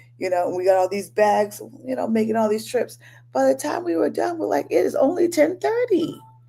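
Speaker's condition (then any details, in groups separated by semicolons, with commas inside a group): No condition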